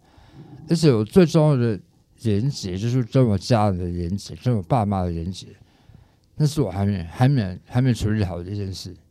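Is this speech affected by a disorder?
Yes: tongue cancer, stage 4 tongue cancer and parotid cancer; stage four tongue cancer.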